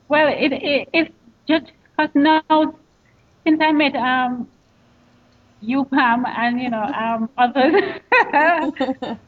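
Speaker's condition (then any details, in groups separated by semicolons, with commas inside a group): Stuttering; stuttering since childhood, familial, father Thomas and an aunt stutter, only one of father's seven children affected; stutters on own first name, uses substitute name, stutters more when upset, feels panic when stuttering; repeated sounds, prolonged sounds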